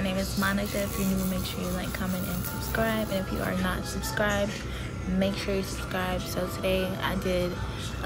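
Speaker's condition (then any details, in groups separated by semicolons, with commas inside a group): No condition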